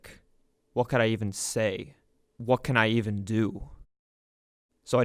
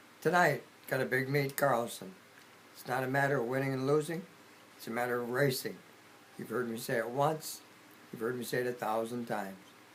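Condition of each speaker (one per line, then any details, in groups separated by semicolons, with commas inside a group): No condition
Amyotrophic lateral sclerosis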